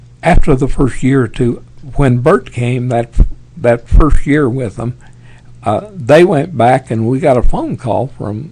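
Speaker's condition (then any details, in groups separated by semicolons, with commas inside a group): Parkinson's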